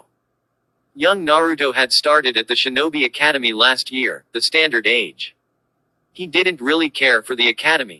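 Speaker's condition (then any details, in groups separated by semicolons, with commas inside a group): No condition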